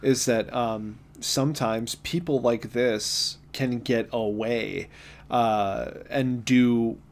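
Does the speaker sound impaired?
No.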